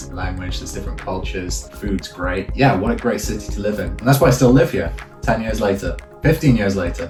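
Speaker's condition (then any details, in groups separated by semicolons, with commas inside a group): No condition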